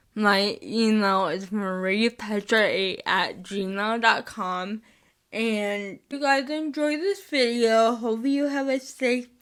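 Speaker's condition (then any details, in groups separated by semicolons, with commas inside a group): Spastic cerebral palsy, mixed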